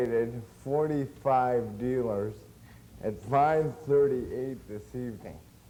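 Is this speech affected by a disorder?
Yes: cerebral palsy; since birth.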